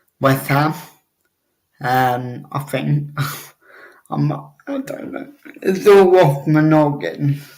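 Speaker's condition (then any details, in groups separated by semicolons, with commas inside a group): Cerebral palsy; wheelchair user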